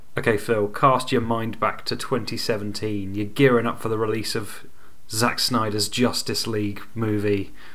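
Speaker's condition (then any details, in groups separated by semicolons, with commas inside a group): No condition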